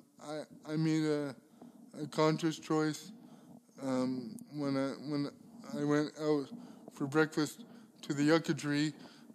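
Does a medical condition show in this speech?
Yes: cerebral palsy; arms held in permanent y position.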